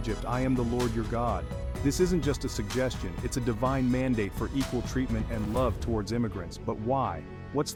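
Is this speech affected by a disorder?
No.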